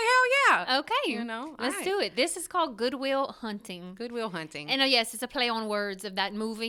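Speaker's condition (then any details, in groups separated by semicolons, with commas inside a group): No condition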